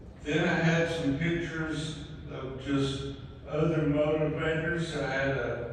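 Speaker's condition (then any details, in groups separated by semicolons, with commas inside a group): ALS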